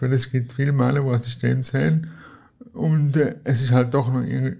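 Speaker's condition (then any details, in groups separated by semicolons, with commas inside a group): Cerebral palsy; personal assistance team via IV assistance contribution for almost 10 years, lives in own apartment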